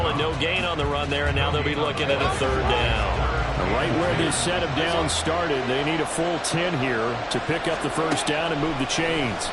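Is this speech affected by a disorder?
No.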